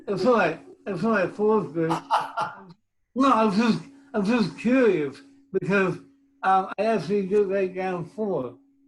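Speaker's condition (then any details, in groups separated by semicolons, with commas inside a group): Cerebral palsy; speech impediment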